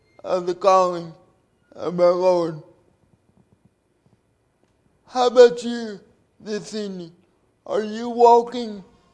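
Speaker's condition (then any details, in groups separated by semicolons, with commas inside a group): Cerebral palsy; 37 years since onset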